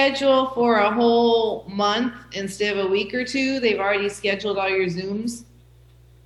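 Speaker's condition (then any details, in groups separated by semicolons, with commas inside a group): No condition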